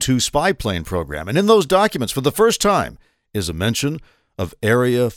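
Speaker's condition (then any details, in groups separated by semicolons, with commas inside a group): No condition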